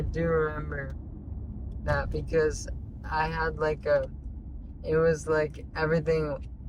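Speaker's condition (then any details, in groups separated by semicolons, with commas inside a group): Traumatic brain injury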